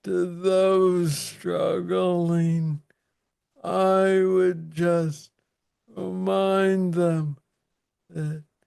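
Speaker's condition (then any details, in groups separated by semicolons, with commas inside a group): Parkinson's disease; young onset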